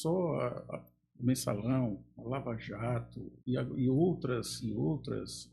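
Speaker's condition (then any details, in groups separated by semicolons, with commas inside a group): No condition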